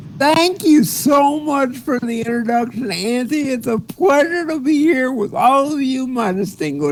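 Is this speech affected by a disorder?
Yes: cerebral palsy; speech sounds drunk.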